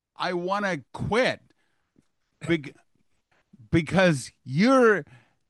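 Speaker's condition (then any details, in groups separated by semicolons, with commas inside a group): Aphasia and apraxia; one stroke around june, brain aneurysm, aneurysm surgery, later seizure on the 29th; talking much better than about two weeks ago; initially could not talk at all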